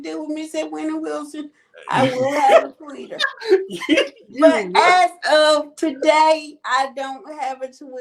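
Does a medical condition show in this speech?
Yes: cerebral palsy.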